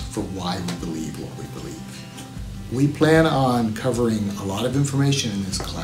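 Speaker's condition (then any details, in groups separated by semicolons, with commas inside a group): No condition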